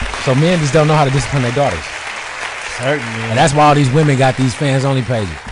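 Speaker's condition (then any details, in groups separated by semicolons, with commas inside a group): No condition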